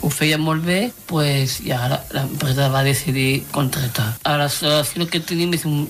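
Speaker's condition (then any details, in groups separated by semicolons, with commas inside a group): Down syndrome; genetic, three copies of chromosome 21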